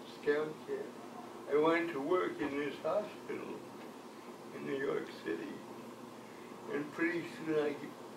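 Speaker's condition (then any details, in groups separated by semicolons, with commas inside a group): Cerebral palsy; from birth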